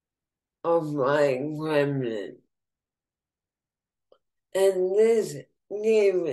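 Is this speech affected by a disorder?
Yes: ALS, bulbar form, bulbar onset.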